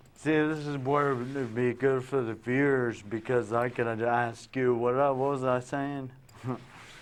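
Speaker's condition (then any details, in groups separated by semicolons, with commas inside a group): Traumatic brain injury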